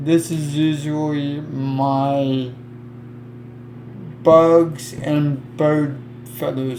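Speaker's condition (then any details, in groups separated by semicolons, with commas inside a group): Cerebral palsy; affects legs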